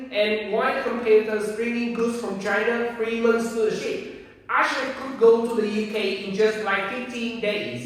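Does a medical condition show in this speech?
No.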